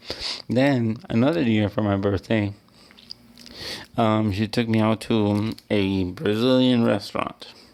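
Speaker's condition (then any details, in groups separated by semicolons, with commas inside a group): Cerebral palsy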